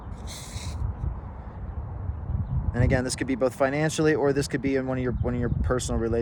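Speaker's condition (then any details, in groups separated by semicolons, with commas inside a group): No condition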